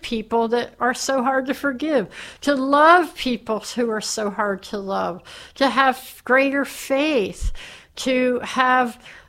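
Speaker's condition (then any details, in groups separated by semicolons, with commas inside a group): Cleft palate; speech impediment while growing up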